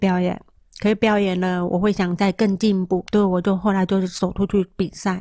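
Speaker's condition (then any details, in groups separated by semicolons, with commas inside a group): Moderate-to-severe hearing loss; wears hearing aids, car accident with seven days bedridden, rehabilitation to dance again; hearing aid taken off during recording and held to microphone, then only sees lips moving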